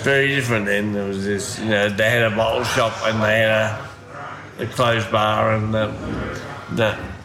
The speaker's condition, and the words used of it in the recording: Ataxia. No, I have been in many pubs, and which is a horrible thing to say when you got a voice like mine that slurs, and people say, it sounds like you.